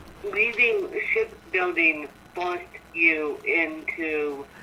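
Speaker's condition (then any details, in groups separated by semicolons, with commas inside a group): Cerebral palsy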